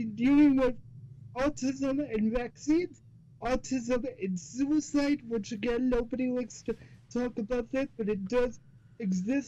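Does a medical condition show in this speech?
Yes: cerebral palsy.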